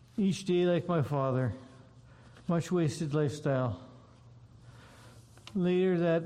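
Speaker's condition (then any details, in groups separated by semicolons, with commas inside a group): Parkinson's disease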